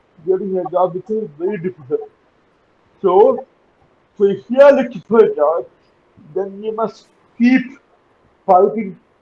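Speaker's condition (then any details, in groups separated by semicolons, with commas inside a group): Cerebral palsy; uses wheelchair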